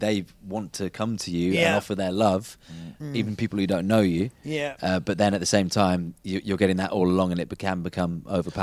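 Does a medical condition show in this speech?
No.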